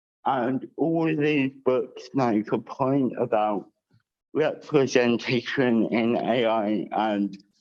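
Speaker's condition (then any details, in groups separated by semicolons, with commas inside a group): Cerebral palsy with dysarthria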